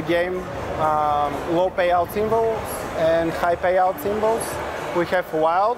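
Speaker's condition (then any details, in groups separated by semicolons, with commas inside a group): No condition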